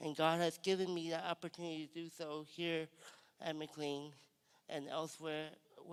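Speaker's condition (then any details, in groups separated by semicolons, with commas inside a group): Cerebral palsy; cerebral palsy, from birth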